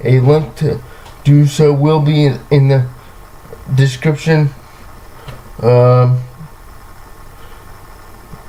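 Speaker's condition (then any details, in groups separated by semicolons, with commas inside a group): Cerebral palsy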